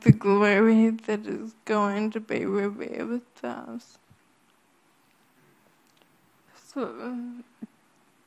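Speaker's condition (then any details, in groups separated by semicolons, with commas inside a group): Friedreich's ataxia; progressive, kept getting worse, many things can no longer do, life-limiting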